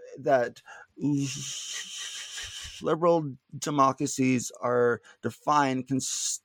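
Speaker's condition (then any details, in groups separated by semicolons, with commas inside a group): Stuttering; prolonged sounds, blocks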